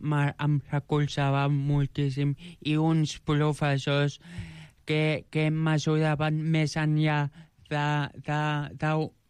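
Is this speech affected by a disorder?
Yes: Joubert syndrome; present from birth; age 29.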